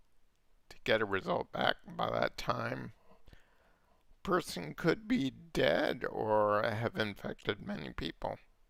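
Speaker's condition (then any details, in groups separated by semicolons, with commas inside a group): Multiple sclerosis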